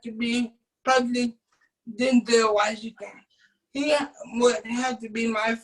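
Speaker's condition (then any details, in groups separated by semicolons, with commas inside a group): Cerebral palsy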